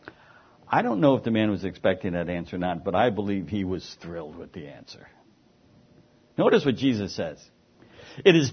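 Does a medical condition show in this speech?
No.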